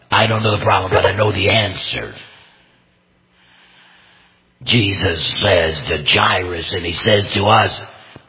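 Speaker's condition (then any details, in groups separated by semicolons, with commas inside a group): Total laryngectomy, complete laryngectomy, voice prosthesis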